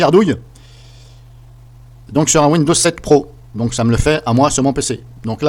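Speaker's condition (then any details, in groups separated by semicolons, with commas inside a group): No condition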